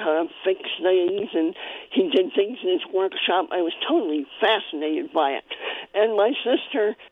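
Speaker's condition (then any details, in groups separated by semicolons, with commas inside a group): Cleft palate; congenital cleft palate, born with it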